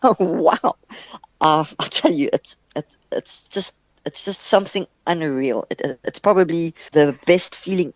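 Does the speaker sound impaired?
Yes: stutter; stutter developed in childhood with onset of depression, caused by depression, quite bad; lessened after medical and social transition with hormone replacement therapy from age 37; quite a bad stutter earlier, now almost not noticeable; here repeated sounds, repeated words.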